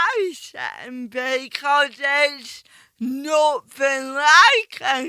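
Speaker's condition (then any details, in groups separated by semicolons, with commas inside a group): Ataxic cerebral palsy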